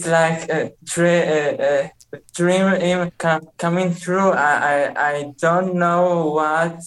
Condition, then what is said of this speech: Stuttering. I don't know if you listened to my previous interview, but I stutter in every sentence that I speak, and this is so much